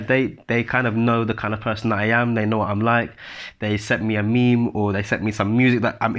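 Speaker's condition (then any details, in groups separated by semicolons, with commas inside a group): No condition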